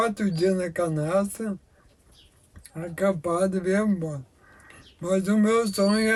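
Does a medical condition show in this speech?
Yes: amyotrophic lateral sclerosis.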